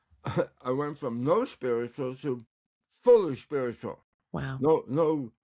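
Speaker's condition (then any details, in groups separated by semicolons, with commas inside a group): Tongue cancer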